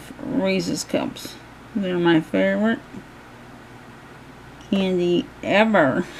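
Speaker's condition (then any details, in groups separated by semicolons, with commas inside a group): Cerebral palsy; hands affected, shaking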